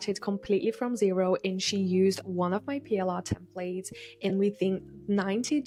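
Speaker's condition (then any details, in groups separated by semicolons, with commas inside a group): No condition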